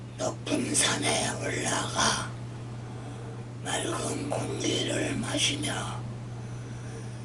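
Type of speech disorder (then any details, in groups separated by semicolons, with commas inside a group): Speech after partial laryngectomy; laryngeal cancer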